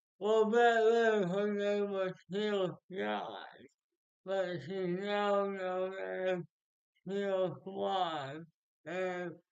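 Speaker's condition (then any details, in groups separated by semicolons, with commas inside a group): Speech impairment after birth surgery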